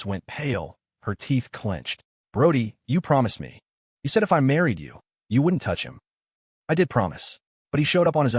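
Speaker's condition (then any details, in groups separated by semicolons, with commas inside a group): No condition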